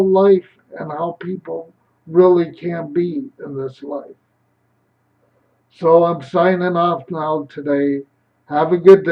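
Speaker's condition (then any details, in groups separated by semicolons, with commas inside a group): Cerebral palsy; brain damage at birth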